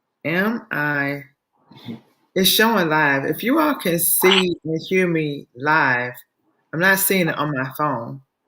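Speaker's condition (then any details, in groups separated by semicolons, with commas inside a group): No condition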